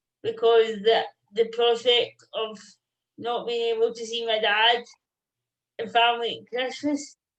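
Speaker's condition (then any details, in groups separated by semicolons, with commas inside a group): Cerebral palsy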